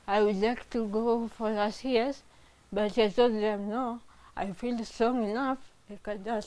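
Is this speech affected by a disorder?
Yes: cerebral palsy; from birth.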